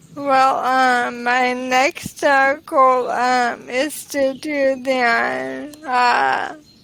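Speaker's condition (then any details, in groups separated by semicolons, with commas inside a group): ALS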